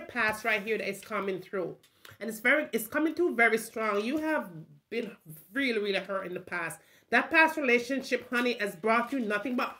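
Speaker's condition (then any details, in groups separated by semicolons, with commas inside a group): No condition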